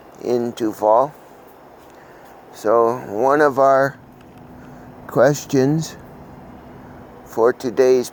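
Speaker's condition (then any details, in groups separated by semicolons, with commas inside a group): Cerebral palsy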